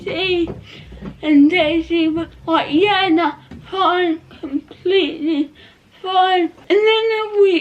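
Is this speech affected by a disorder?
Yes: cerebral palsy; not quadriplegic.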